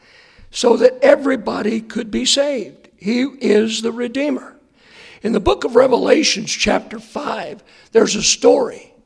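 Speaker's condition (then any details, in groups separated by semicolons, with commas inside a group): Hoarseness after vocal cord surgery; hard to hear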